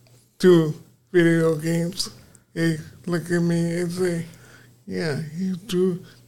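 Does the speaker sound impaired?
Yes: aphasia; aphasia after four strokes, first the worst, arms and slurred speech, later vision and balance; on warfarin after third stroke linked to previous medication, blood clots, transfusions, neck problems; speech strengthened through recovery, now speaking on podcast.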